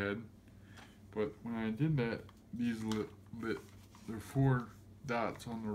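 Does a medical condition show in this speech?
Yes: cerebral palsy; affects gait and walking.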